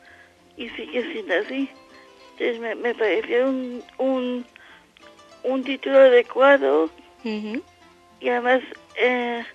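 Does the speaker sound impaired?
Yes: cerebral palsy; infantile onset.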